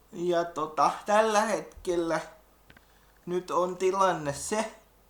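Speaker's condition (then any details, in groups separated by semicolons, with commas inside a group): Cerebral palsy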